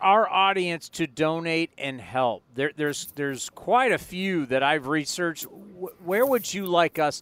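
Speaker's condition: No condition

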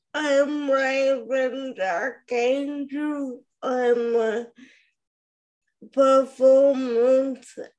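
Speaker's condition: Spastic quadriplegic cerebral palsy; CP accent

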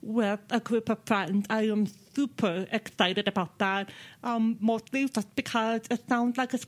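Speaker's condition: Deafness; speaks with own voice

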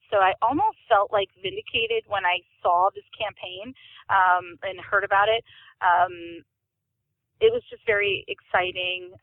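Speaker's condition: No condition

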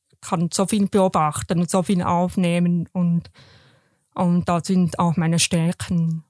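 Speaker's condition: Deafness, congenital; lip reading

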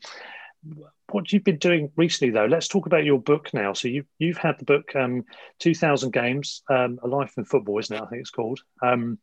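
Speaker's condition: No condition

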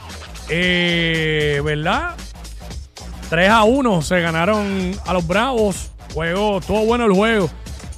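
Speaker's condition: No condition

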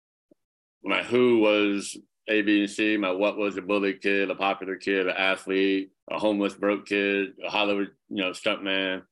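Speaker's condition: Cleft palate; congenital, severe

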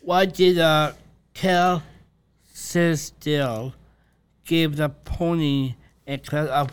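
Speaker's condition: Down syndrome; deep voice

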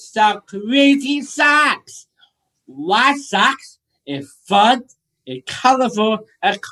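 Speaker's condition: Down syndrome; incomplete intestine

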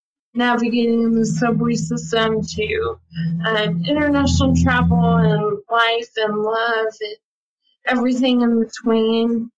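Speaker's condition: ALS; attends ALS clinic

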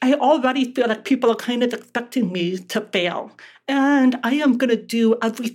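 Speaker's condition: Deafness; relies on lip reading

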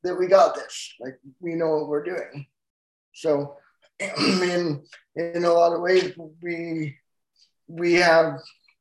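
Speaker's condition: Cerebral palsy; full-time wheelchair user

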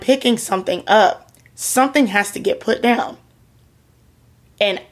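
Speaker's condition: No condition

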